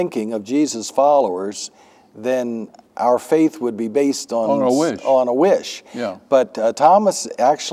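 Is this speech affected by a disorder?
No.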